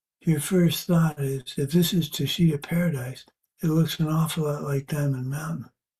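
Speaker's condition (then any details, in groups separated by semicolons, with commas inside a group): Parkinson's; age 73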